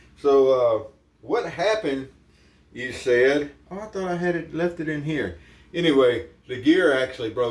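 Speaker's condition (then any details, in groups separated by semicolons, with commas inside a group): No condition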